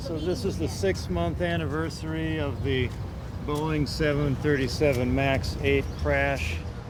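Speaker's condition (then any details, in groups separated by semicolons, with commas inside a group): No condition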